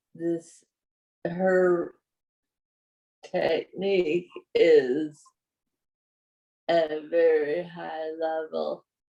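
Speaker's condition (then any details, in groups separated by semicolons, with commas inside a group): Parkinson's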